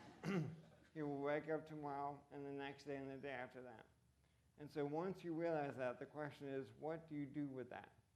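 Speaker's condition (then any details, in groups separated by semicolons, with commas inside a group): ALS; voice impacted, reduced fluency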